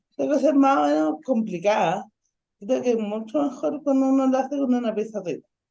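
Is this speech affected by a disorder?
Yes: ataxic cerebral palsy.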